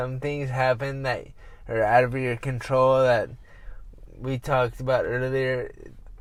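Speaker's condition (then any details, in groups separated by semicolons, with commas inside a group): Traumatic brain injury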